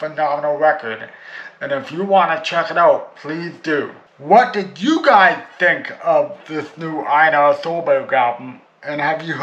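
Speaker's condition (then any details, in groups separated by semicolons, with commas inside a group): Cerebral palsy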